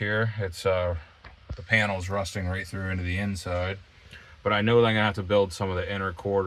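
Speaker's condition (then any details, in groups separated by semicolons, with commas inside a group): No condition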